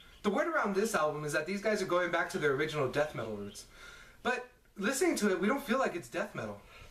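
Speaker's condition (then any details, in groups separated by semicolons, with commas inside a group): No condition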